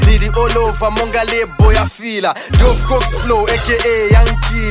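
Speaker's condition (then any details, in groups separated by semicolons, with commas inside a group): No condition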